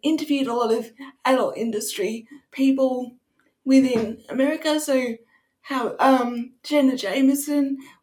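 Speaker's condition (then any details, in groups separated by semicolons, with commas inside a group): Cerebral palsy; wheelchair user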